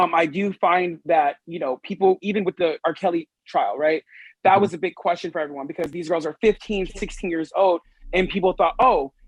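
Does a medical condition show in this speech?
No.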